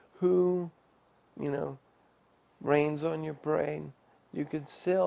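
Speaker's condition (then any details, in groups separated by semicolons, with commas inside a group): ALS; after diagnosis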